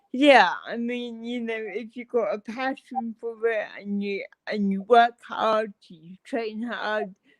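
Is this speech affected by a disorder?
Yes: cerebral palsy.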